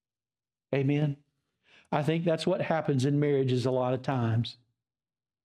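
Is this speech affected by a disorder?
No.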